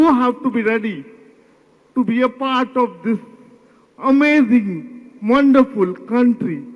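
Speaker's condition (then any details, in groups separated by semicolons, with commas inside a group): Cerebral palsy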